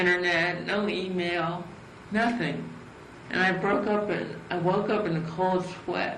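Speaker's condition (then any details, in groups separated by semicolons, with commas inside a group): Cerebral palsy; from birth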